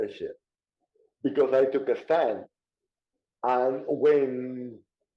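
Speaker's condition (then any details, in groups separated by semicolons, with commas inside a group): Cerebral palsy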